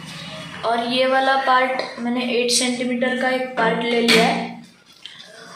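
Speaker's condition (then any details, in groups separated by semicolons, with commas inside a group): No condition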